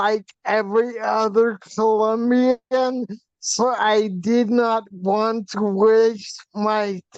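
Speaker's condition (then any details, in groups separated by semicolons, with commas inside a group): Facial paralysis from hydrocephalus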